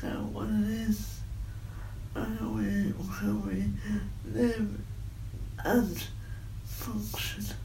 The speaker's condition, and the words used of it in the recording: Cerebral palsy. The reason my voice sounds a bit less to center is I have cerebral palsy, which I know.